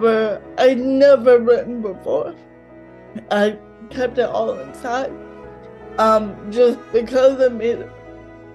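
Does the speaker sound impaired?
Yes: cerebral palsy, mild; mouth affected.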